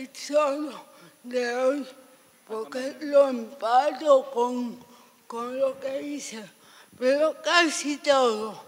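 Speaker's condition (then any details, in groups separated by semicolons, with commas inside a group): Severe cerebral palsy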